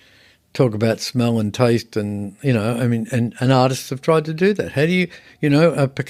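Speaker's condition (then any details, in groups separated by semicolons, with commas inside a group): No condition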